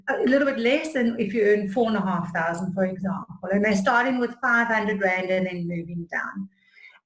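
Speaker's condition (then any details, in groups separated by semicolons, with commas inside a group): No condition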